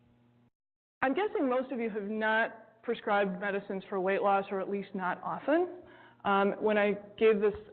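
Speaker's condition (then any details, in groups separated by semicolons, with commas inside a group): No condition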